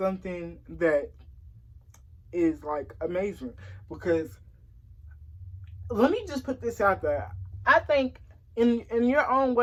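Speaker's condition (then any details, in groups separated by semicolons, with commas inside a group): Cerebral palsy; since early childhood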